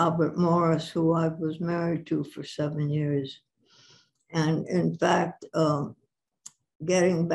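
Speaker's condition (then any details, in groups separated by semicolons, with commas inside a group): Parkinson's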